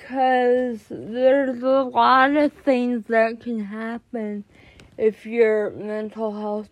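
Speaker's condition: Cerebral palsy; more jerking in class

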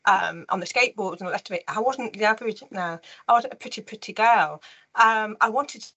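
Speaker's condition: Profound deafness, congenital; about 5% hearing one ear, 1% other, close to losing remaining 1%

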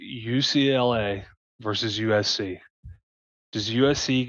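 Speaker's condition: No condition

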